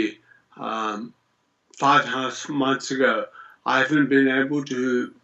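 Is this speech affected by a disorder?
Yes: multiple sclerosis.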